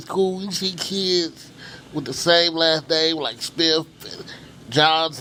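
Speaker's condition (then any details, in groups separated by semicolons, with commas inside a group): Cerebral palsy; from birth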